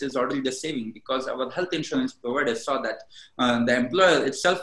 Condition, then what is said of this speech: No condition.